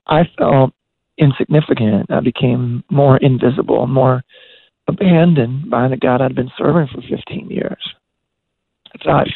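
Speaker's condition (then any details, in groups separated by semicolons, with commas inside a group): Voice disorder; progressive voice disorder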